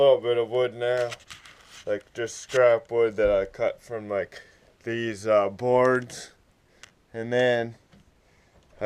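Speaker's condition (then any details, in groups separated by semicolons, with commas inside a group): Cerebral palsy; spastic, affects walking and legs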